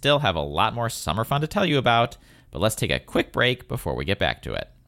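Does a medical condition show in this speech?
No.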